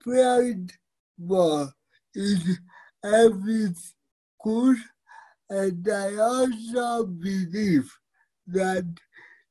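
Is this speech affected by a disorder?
Yes: cerebral palsy; fine motor skill challenges, typed assignments and projects up to degree via digital advisory and learning center.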